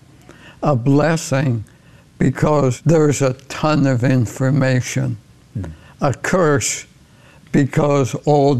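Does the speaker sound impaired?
Yes: ALS; progressive neurodegenerative disease causing loss of muscle control.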